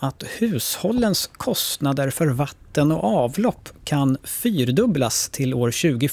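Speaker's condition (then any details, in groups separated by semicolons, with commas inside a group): No condition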